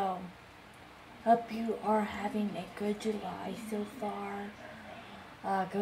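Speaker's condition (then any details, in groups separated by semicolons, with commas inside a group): Cerebral palsy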